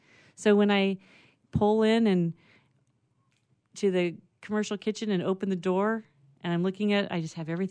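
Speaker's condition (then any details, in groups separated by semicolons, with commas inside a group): No condition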